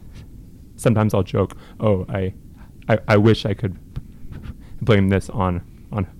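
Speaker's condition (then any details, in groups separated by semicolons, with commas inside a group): Stuttering; persisting into adulthood, no cure, managed, no family history, past blocks up to 30 seconds; always stutters, varies by day and week, no clear pattern, retimes breaths, Israeli Zoom support group; more when nervous, less when angry, tends not to block when singing, uncoordinated breathing contributes; repeated sounds, repeated words, blocks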